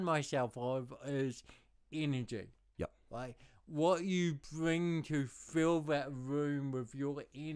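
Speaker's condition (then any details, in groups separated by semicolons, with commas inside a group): Cerebral palsy; present from birth; atypical speech, worked on speech sound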